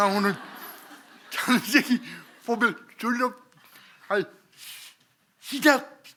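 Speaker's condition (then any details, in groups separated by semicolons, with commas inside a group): Cerebral palsy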